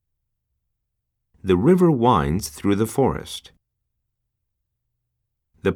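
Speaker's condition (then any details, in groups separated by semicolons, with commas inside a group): No condition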